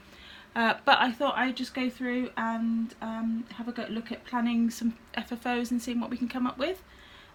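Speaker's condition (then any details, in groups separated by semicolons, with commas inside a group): No condition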